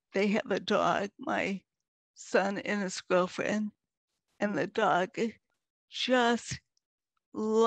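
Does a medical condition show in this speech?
Yes: multiple sclerosis; disease now taking voice.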